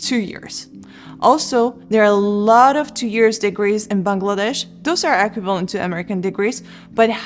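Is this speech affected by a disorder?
No.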